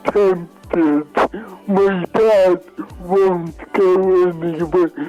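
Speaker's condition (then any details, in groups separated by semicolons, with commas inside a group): Cerebral palsy; slow voice, different speech, needs breaks for water and breath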